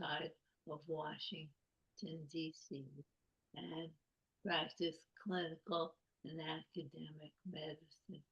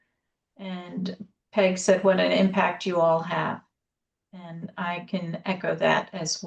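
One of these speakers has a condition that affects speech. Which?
The first: ALS; round-the-clock support, others handle daily living, severe fatigue; speaking is a challenge, early swallowing trouble.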